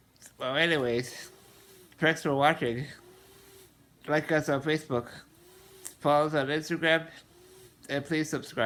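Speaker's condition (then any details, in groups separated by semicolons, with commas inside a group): Muscular dystrophy, Duchenne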